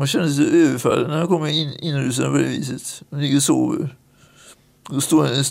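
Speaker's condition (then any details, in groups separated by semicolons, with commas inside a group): Atypical Parkinson's; very rare form, began with finger tremor, sudden freezing of hand movement, stiffness, sometimes cannot rise from bed; movements stiffen mid-interview, takes dopamine tablet, cycling and stretching exercises for stiffness, trained at Bombun; suddenly slurs mid-conversation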